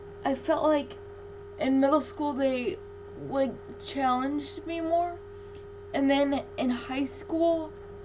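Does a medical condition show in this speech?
Yes: cerebral palsy; infant ventilator.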